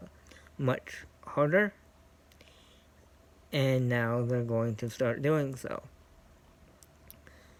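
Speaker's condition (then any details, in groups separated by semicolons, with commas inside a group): Cerebral palsy; scoliosis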